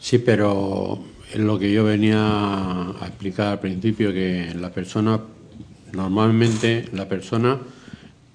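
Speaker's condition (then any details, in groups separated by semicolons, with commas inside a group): No condition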